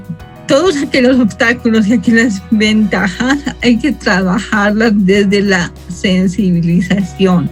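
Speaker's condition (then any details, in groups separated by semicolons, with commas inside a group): Cerebral palsy from birth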